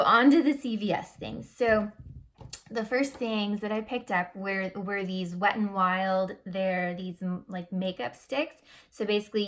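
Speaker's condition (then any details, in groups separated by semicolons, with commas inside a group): No condition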